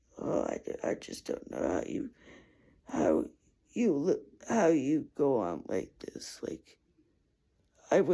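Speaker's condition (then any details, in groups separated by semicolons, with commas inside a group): Cerebral palsy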